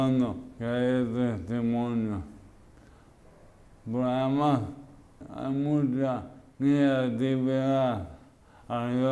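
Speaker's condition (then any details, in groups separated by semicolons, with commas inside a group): Amyotrophic lateral sclerosis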